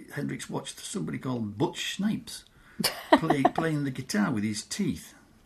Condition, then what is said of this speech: No condition.